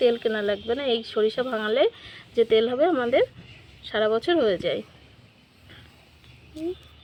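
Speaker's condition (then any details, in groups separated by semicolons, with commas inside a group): No condition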